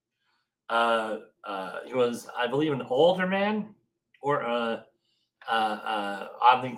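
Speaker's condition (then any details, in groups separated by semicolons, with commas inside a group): Bilateral cleft lip and palate; from birth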